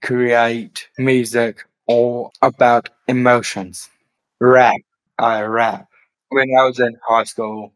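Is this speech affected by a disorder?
Yes: Down syndrome; later diagnosed with autism.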